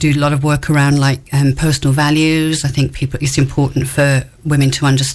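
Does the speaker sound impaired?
No.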